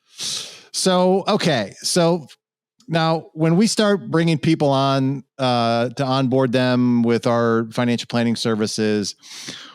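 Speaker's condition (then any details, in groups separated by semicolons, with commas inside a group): No condition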